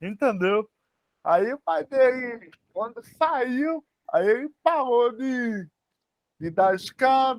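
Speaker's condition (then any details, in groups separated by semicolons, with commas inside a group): Spastic cerebral palsy; answers coursework by voice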